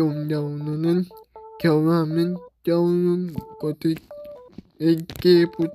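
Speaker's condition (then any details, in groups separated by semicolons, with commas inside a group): Cerebral palsy; brain lesion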